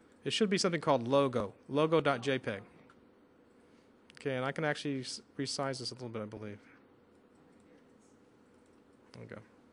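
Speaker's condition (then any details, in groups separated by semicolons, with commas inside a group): No condition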